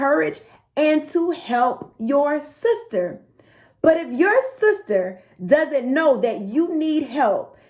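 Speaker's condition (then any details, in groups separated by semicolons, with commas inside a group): No condition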